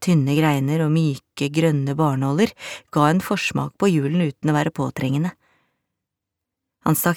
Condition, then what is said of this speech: No condition.